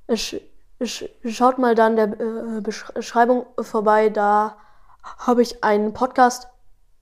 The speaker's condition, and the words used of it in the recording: Stuttering. Ähm, da ist es so, ich stottere wenig in den Folgen,